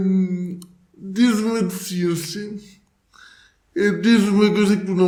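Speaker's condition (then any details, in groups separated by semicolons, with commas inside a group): Cerebral palsy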